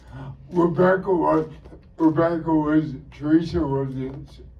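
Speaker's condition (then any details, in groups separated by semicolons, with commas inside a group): Cerebral palsy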